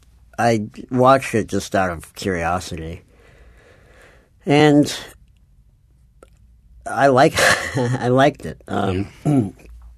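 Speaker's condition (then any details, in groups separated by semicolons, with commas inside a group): Cleft palate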